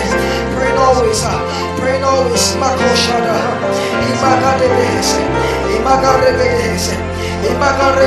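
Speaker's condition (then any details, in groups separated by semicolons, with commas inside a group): No condition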